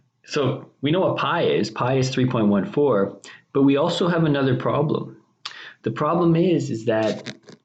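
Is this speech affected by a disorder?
No.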